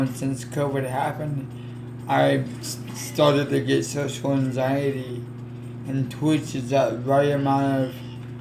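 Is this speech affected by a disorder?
Yes: cerebral palsy; affects legs.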